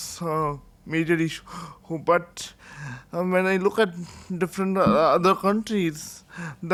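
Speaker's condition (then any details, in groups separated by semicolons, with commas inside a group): Cerebral palsy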